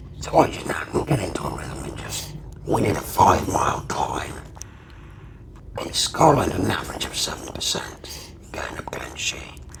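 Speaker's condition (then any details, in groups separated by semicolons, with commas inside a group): Laryngectomy; permanent tracheostomy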